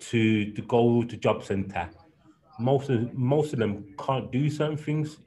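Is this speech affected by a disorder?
Yes: stutter; stutter since school years, much worse in childhood, had special help with breathing control and speaking; stutter persists, milder than in school years; cannot talk straight, tries to speak slowly, needs time to speak; here repeated sounds.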